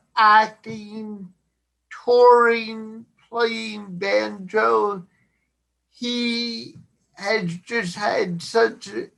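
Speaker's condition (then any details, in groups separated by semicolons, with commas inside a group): Cerebral palsy; since birth, born not breathing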